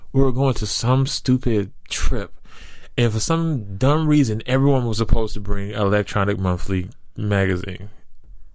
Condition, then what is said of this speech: No condition.